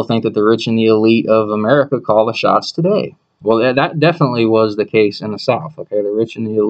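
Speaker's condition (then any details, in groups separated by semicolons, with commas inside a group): No condition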